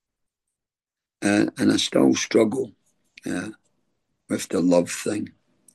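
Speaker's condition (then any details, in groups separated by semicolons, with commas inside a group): Throat cancer treatment effects; stage 4 throat cancer 6.5 years into recovery, chemo, radiotherapy, tracheostomy, neck nerves repaired, remission 2.5 years; throat pain after chemo, managed with doctor's medication; voice changed by throat cancer and treatment, deep voice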